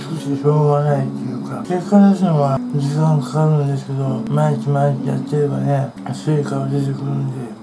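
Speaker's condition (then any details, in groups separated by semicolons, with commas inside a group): Tongue cancer, partial glossectomy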